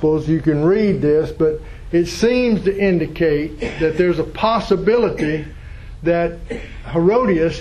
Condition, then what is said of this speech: No condition.